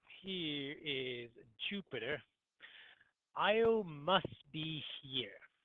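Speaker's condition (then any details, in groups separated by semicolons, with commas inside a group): No condition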